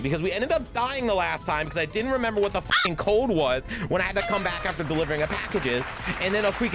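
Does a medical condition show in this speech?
No.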